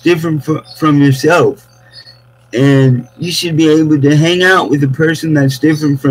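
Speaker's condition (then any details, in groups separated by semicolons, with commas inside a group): Cerebral palsy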